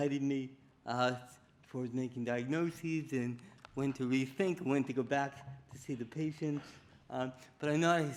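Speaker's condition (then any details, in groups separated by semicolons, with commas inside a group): Cerebral palsy; diagnosed at age four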